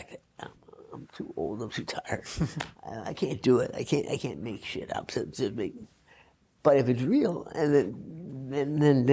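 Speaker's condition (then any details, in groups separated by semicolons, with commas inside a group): Parkinson's disease; onset involuntary pinky movement; about 30 years since diagnosis, worsening, shaking, cannot sprint, physiotherapy; quiet speech, listeners lean in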